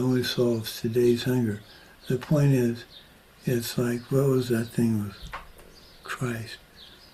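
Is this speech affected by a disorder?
Yes: Parkinson's disease.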